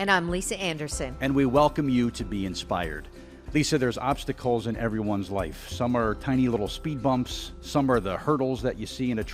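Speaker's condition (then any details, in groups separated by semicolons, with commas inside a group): No condition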